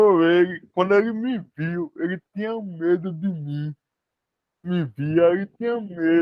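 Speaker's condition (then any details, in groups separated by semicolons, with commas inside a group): Spastic cerebral palsy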